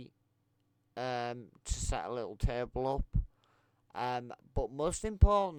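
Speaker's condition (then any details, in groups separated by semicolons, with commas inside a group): Multiple sclerosis; affects legs; legs weak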